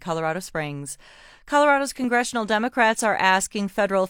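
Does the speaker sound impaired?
No.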